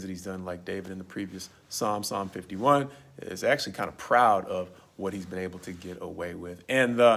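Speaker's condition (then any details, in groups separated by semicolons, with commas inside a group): No condition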